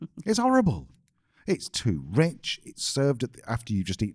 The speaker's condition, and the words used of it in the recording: None; typical speech.